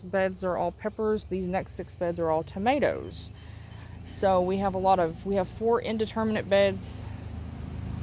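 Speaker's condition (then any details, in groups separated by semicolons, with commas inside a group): No condition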